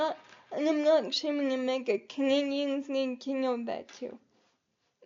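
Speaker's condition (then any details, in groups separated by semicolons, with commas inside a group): Cerebral palsy; quadriplegic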